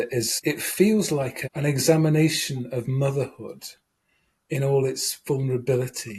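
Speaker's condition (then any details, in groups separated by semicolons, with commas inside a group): No condition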